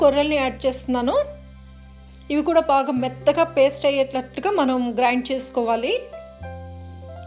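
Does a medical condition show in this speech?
No.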